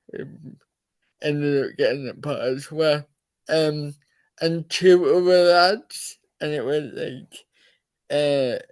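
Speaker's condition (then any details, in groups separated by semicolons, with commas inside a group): Cerebral palsy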